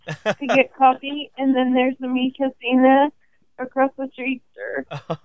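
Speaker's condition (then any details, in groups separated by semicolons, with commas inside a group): ALS; diagnosed at 27 after 18 months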